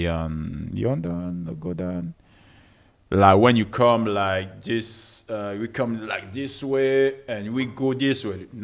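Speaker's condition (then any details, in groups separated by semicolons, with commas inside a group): No condition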